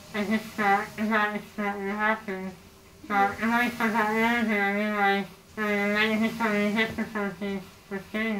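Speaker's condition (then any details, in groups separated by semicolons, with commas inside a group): Facioscapulohumeral muscular dystrophy; needs tracheostomy and ventilator to breathe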